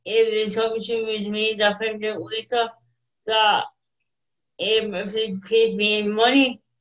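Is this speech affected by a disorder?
Yes: cerebral palsy.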